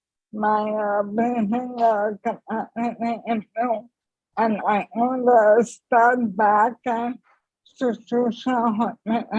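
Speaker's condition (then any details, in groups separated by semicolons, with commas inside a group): ALS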